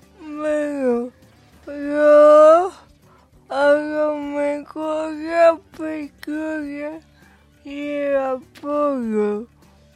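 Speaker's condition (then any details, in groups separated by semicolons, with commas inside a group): Cerebral palsy; brief fragmented answers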